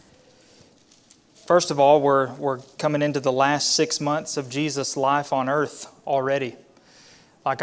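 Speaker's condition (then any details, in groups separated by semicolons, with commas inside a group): No condition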